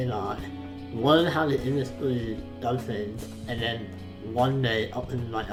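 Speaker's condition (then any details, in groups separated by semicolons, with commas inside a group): Facial palsy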